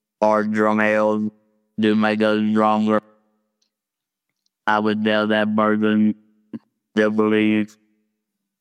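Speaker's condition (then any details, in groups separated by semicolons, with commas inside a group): Laryngectomy, total laryngectomy with electrolarynx; speaks with handheld electric wand (electrolarynx) at throat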